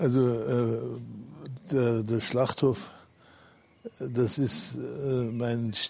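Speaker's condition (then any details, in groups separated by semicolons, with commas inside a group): Parkinson's disease; now walks with crutches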